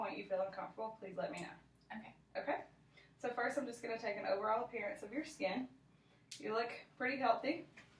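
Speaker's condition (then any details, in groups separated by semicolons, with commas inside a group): No condition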